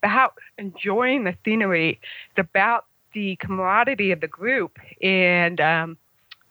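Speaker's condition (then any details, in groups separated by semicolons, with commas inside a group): Congenital hearing loss, congenital, about 75% hearing loss; relies on other cues to shift gear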